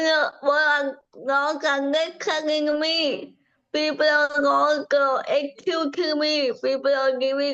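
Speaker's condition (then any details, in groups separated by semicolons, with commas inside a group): Cerebral palsy; from birth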